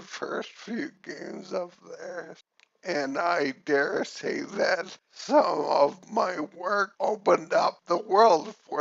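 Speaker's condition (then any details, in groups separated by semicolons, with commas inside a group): Cerebellar ataxia from brain tumour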